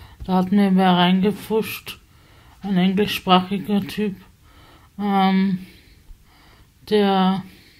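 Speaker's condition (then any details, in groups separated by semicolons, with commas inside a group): Spasticity from birth; multiple sclerosis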